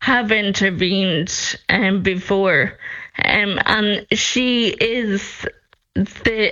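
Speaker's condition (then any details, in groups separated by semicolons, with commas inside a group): Friedreich's ataxia; progressive neurological decline, about 16 years since diagnosis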